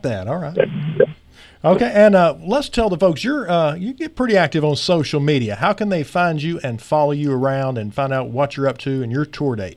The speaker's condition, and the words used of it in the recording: No condition.